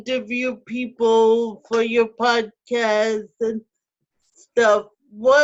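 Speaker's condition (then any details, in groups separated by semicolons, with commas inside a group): Cerebral palsy, spastic ataxic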